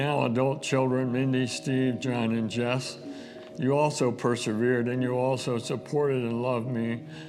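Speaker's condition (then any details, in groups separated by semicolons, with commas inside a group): ALS; diagnosed almost two years ago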